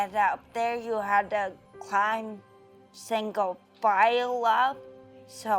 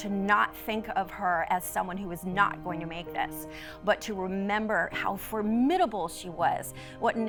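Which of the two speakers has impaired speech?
The first: brain injury; climbing accident, spine injuries, lung bleeding, leg fractures.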